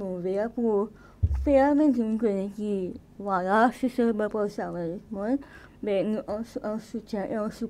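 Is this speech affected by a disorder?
Yes: cerebral palsy.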